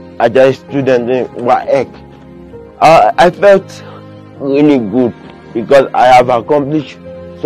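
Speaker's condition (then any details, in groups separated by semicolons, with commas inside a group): Cerebral palsy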